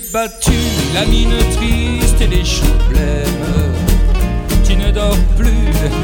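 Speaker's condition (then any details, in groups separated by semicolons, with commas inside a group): No condition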